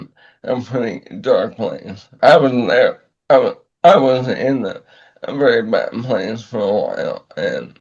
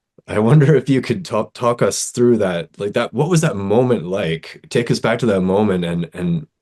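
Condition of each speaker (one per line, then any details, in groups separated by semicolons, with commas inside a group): ALS; about two years since onset
No condition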